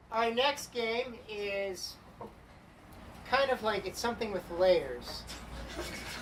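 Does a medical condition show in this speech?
No.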